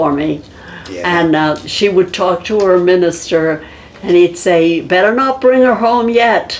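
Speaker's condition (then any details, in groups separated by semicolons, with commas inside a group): No condition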